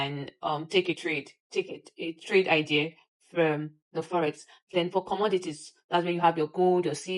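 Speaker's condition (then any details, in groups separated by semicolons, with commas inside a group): No condition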